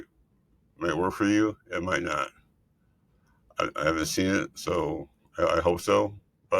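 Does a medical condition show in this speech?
Yes: multiple system atrophy.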